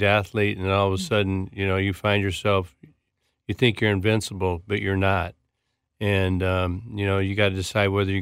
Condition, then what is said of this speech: Parkinson's disease. You learned how to do movements and to correct your posture, and you learned how to correct your voice and utilize that properly.